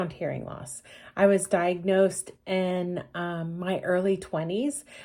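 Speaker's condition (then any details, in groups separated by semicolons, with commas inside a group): No condition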